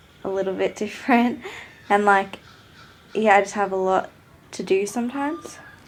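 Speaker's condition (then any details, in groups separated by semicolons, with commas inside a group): No condition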